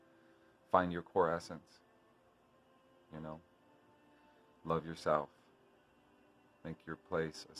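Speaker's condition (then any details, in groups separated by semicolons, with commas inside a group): No condition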